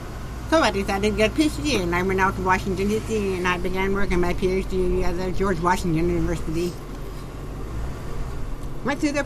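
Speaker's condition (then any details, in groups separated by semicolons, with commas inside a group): Profound deafness; genetic auditory nerve damage, born hearing or hard of hearing, profoundly deaf by age five; cochlear implants a couple years ago, bypass damaged nerve, formerly hearing aids, groups still hard; deaf voice, sounds different, sometimes taken for German accent, once reported as drunk slurring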